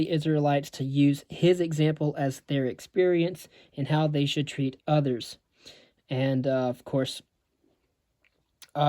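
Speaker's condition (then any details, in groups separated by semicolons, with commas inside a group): No condition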